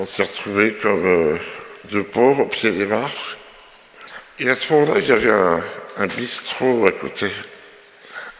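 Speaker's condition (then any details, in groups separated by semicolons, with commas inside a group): Myopathy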